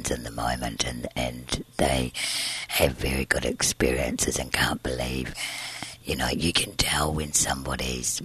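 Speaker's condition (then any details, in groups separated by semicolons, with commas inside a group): Tracheostomy and scarred vocal cord, laryngeal cysts, surgical vocal cord scarring; later surgery left voiceless eight months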